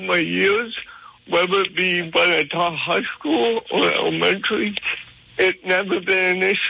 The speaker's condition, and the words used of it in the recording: Cerebral palsy. And as you can tell, my speech a little bit.